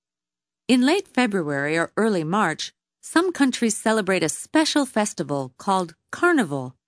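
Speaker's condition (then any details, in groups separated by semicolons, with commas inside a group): No condition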